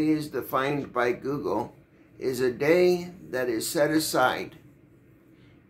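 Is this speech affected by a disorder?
Yes: cerebral palsy.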